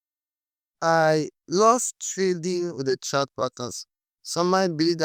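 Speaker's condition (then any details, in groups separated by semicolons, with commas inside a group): No condition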